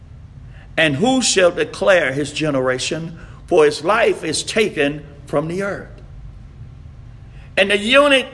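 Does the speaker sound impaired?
No.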